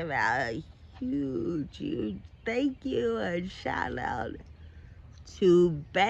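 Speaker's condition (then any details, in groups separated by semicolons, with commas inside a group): Friedreich ataxia, severe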